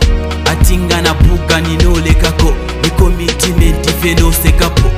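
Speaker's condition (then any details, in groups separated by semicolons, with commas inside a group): No condition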